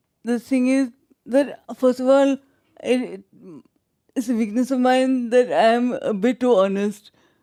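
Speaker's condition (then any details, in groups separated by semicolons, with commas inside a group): Traumatic brain injury, severe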